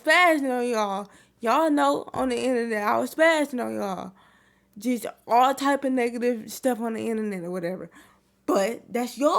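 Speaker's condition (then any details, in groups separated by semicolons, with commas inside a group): Cerebral palsy; wheelchair user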